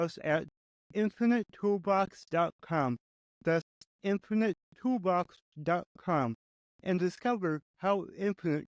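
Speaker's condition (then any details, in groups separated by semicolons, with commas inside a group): Cerebral palsy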